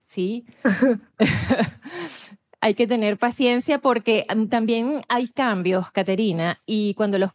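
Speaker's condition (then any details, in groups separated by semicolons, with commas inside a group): No condition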